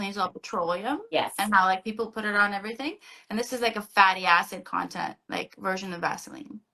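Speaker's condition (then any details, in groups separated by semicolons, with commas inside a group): No condition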